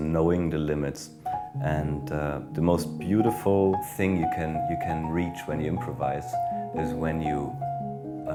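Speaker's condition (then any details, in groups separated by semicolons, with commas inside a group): No condition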